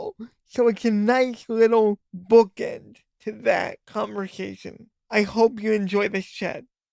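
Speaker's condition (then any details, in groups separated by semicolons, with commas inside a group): Cerebral palsy; voice sometimes sounds childlike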